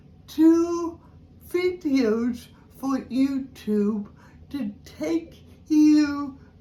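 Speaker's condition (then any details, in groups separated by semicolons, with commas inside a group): Cerebral palsy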